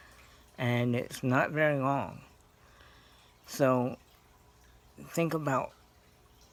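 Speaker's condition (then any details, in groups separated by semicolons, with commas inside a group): Cerebral palsy; scoliosis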